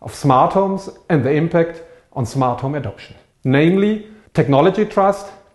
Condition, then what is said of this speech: No condition.